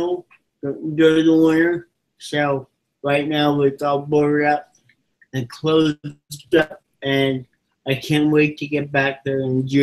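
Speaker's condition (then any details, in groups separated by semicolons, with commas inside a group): Cerebral palsy; from birth, physical disability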